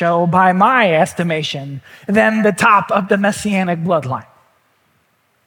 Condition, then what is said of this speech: No condition.